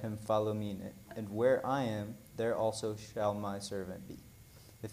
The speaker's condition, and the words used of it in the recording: None; typical speech.